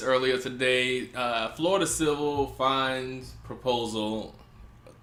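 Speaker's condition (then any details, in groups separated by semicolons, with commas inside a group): No condition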